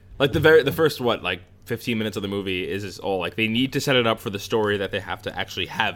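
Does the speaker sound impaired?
No.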